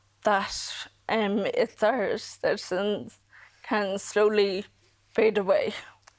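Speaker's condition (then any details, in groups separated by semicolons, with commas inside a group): Friedreich's ataxia; genetic, poor coordination and fatigue from childhood; diagnosed age 12, progressive, now wheelchair; speech deteriorating massively, swallowing declining, choking, straw for liquids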